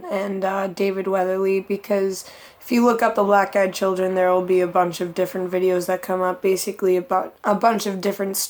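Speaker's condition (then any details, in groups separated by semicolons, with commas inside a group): No condition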